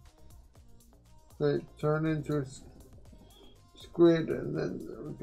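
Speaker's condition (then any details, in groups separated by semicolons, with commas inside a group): Quadriplegic cerebral palsy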